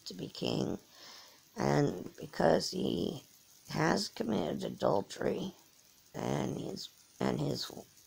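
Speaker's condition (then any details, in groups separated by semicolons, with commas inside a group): Cerebral palsy; from birth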